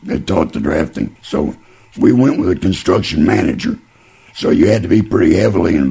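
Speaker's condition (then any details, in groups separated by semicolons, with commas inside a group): Laryngeal cancer; later lesions in mouth and one on neck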